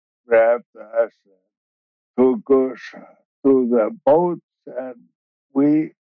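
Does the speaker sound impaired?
Yes: ALS, bulbar onset, later regular ALS; slurred or slowed speech.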